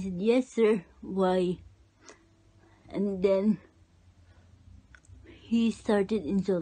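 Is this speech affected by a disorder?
Yes: cerebral palsy.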